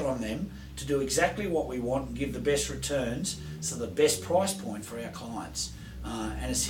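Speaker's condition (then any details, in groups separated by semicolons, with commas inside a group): No condition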